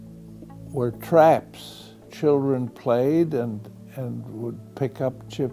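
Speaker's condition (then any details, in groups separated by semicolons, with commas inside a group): No condition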